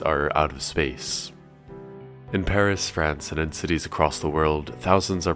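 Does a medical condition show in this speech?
No.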